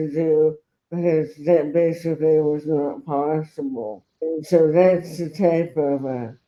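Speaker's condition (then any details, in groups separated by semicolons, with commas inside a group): Traumatic brain injury; left arm spastic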